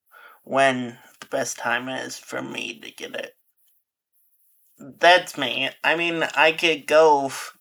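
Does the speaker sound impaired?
Yes: Friedreich's ataxia; diagnosed at age 17 or 18 in final high school year, earlier uncoordinated and clumsy, progressive.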